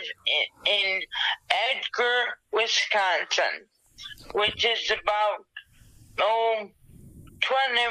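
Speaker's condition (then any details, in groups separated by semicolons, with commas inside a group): Dysarthria after stroke, thalamic hemorrhage; recovering with much therapy, walked 58 feet with hemi walker, right hand makes fist, stiffness, tone problems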